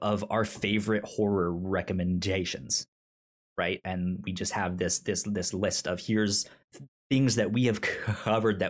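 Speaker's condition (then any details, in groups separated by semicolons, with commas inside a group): Stutter; stutter since childhood, cause unknown, explained as brain moving faster than mouth, speech therapy in elementary school; stutters when talking; repeated words, blocks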